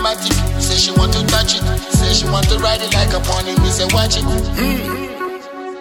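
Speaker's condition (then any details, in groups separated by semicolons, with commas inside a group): No condition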